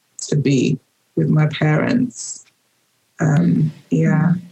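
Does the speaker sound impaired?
No.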